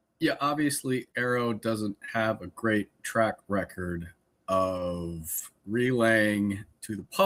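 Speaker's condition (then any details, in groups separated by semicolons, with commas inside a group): No condition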